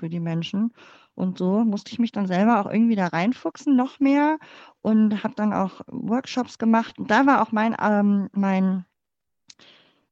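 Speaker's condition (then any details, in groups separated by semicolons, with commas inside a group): Cleft palate; congenital, born in former GDR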